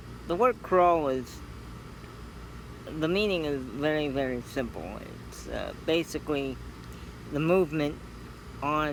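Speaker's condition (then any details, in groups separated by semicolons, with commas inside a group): Cerebral palsy; scoliosis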